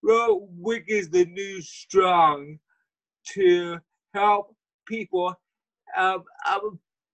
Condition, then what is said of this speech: Cerebral palsy. I am in a wheelchair, cerebral palsy, speech impediment, but, but, but he compares everyone to how tall I am, to how strong I am.